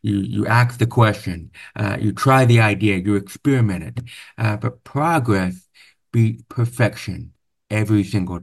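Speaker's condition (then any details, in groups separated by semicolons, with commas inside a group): Profound hearing loss, deaf accent; congenital very severe to profound hearing loss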